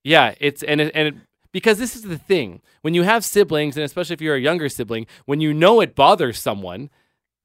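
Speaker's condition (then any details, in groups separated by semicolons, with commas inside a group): No condition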